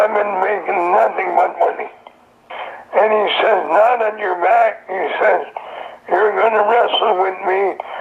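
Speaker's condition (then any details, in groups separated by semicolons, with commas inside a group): Throat cancer; survivor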